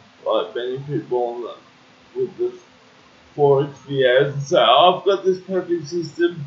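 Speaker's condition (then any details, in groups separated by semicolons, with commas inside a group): Cerebral palsy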